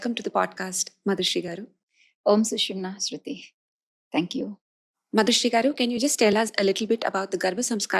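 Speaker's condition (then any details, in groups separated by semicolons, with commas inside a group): No condition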